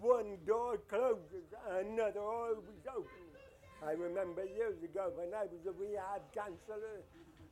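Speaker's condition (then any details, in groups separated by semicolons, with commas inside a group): Deafness, acquired at age 5 from German measles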